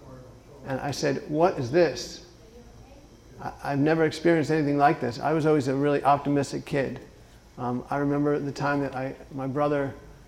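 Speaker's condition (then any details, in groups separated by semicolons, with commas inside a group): Parkinson's disease; Parkinson's onset age 41, about 12 years' history, first tremoring hand and no arm swing after thumb surgery, left foot dystonia; says some words are hard or tough to say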